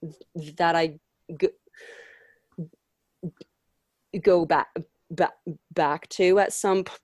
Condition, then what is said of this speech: Stuttering. And I also find that since I'm kind of in charge, that the stutter isn't as bad because my confidence is a lot better.